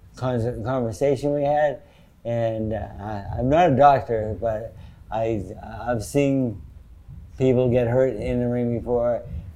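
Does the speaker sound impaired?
Yes: Parkinson's disease; sometimes.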